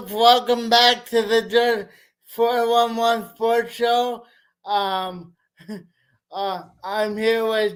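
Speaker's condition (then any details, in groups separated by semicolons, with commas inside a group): Cerebral palsy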